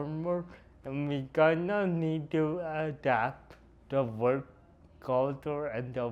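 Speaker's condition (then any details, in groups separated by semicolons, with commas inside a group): Cerebral palsy; noticeably atypical speech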